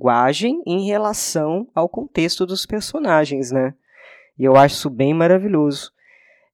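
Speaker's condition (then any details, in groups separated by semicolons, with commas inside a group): No condition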